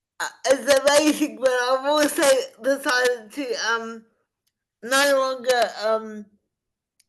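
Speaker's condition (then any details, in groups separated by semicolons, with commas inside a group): Spastic cerebral palsy; aged 52, practising slower movements and rib breathing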